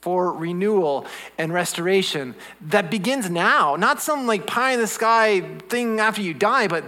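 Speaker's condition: No condition

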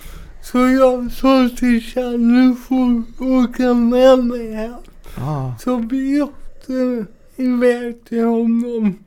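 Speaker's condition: Cerebral palsy; mainly affects speech and balance

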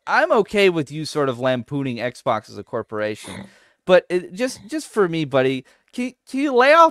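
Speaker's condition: No condition

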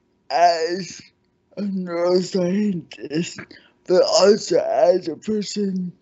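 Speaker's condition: Cerebral palsy; cerebral palsy since childhood

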